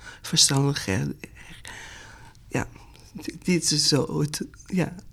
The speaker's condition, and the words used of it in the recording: Aphasia. Ja, mijn vrienden en familie eh, eh, geven me wel tijd om te praten.